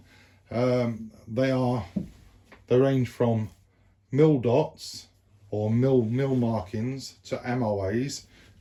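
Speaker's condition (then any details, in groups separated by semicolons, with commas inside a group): No condition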